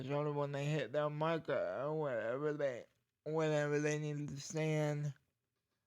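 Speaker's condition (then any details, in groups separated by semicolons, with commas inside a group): Cerebral palsy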